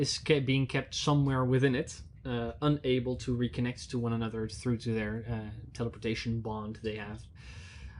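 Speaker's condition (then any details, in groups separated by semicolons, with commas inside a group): No condition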